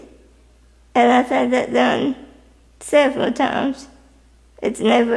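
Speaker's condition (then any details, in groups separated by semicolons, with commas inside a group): Spinal muscular atrophy type 2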